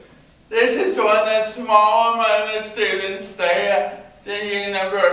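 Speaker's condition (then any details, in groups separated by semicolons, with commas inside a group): Cerebral palsy; muscle stiffness, irregular movements, birth oxygen deprivation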